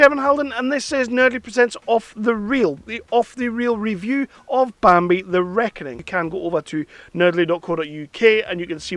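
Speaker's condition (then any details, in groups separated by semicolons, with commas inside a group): No condition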